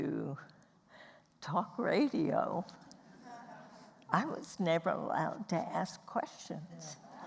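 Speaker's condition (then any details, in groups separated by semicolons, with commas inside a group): Spasmodic dysphonia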